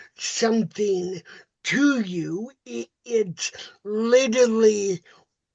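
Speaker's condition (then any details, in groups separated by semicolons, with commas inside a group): Cerebral palsy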